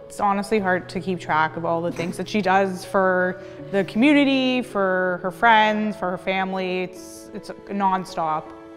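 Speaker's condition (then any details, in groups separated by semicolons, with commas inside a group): No condition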